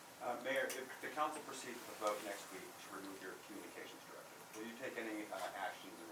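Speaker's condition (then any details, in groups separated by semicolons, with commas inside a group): No condition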